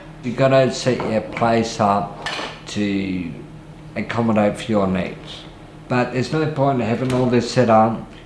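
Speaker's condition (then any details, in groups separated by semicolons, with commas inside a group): Multiple sclerosis; wheelchair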